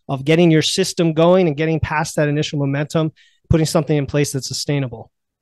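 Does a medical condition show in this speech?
No.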